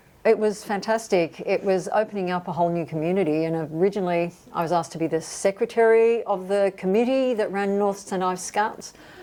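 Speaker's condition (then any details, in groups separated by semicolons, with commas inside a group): No condition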